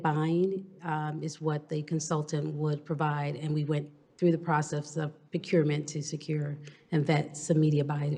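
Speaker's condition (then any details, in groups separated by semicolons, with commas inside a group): No condition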